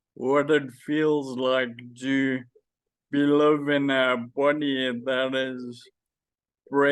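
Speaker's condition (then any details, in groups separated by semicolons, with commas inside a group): Friedreich's ataxia; spasticity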